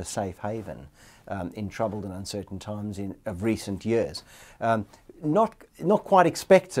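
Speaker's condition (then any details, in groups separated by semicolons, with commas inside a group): No condition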